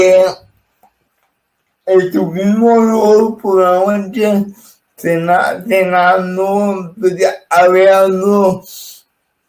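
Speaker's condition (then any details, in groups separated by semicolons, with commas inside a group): Cerebral palsy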